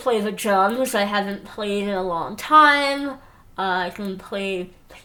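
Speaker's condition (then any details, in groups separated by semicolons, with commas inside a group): Moebius syndrome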